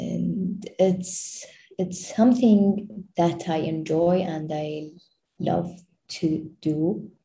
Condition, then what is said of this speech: Stuttering. Yeah, I speak so much better now, confident, and even if I get stuck, I move on.